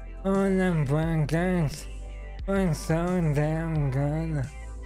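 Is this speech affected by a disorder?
Yes: ALS; stem cell treatment.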